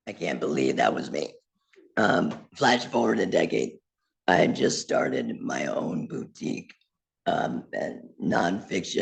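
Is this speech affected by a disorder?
Yes: laryngectomy; several years post surgery.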